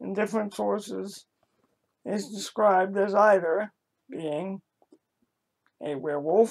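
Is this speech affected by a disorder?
Yes: cerebral palsy.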